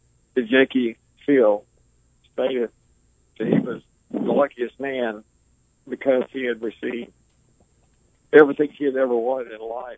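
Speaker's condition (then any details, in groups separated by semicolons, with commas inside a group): ALS; at least 17 years since onset; able to speak and communicate clearly, slower pace, communicating takes more time due to ventilator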